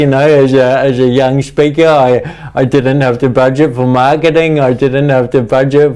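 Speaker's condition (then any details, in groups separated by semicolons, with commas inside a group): Cerebral palsy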